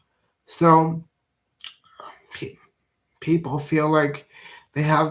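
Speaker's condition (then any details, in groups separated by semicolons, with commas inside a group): Cerebral palsy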